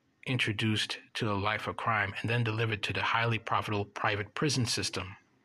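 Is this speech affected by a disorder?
No.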